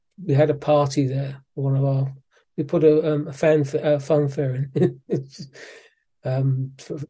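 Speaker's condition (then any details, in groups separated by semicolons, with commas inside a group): Parkinson's disease; physiotherapy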